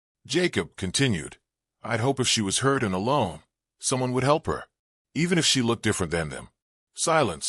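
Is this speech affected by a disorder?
No.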